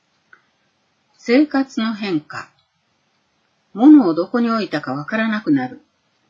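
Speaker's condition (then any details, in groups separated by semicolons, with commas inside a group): No condition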